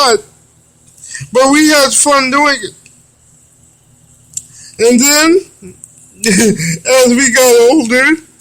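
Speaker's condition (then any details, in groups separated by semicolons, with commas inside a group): Cerebral palsy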